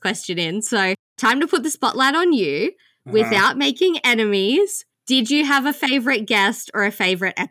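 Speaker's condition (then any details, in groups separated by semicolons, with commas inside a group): No condition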